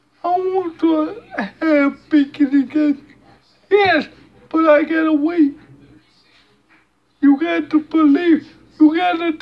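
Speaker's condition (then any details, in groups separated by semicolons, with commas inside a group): Cerebral palsy; speech hard to understand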